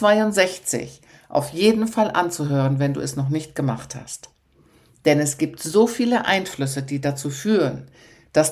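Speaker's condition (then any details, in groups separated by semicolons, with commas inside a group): No condition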